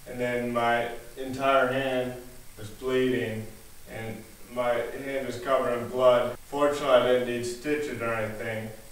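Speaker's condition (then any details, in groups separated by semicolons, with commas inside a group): Cerebral palsy; spastic, affects walking and legs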